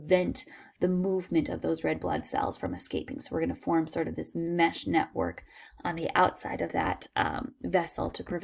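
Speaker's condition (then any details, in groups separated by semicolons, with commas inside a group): No condition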